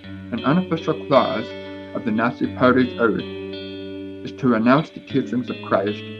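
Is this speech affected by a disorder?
Yes: deafness with speech impediment; born deaf, years of speech therapy, English not familiar, cannot really hear voices in interviews; some words difficult to say, must adjust tongue to speak properly.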